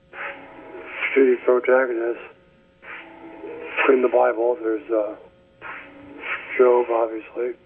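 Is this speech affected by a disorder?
Yes: ALS; speech getting worse.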